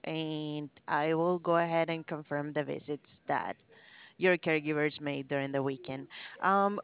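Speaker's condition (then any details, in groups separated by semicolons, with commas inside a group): No condition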